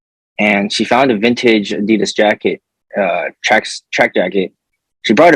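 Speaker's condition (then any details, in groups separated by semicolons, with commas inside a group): No condition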